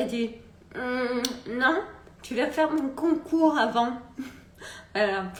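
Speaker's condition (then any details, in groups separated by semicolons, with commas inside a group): Multiple sclerosis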